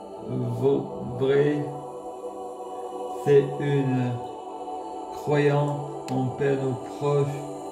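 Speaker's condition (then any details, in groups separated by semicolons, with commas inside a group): Multiple sclerosis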